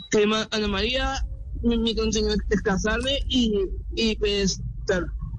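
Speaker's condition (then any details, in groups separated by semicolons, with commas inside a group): Down syndrome; 24 years old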